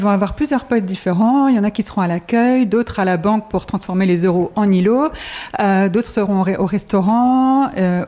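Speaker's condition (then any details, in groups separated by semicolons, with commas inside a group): Acquired deafness, late-onset total hearing loss; progressive hearing loss, total hearing loss at age 25, then fitted with hearing aids; lip-reads, learned unconsciously while losing hearing, no lip-reading courses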